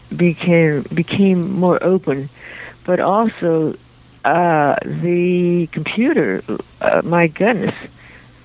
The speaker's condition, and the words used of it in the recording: Stuttering. And of course, there are still moments of stuttering going on there.